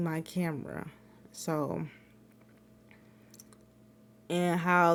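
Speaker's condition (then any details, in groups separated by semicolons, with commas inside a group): Cerebral palsy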